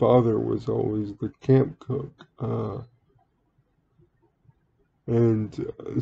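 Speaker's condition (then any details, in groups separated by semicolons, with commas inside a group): Cerebral palsy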